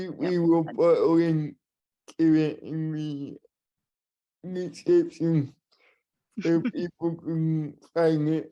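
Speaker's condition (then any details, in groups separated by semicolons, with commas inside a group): Cerebral palsy, spastic and dyskinetic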